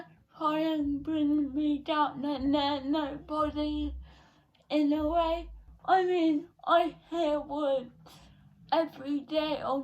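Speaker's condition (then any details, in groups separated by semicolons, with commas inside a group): Cerebral palsy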